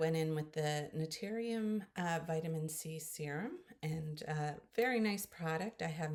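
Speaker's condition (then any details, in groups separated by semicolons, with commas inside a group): No condition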